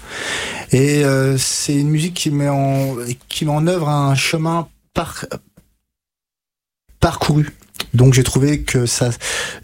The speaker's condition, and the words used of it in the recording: Stuttering. Donc là par exemple j'ai des blocages et j'ai des répétitions, mais auparavant, avant que je fasse ce gros travail orthophonique,